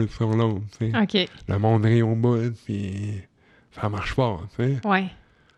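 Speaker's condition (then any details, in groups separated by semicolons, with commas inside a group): Cerebral palsy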